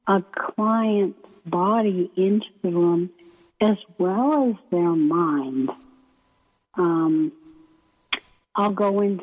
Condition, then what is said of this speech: ALS (motor neuron disease). So my breathing is affected by the ALS.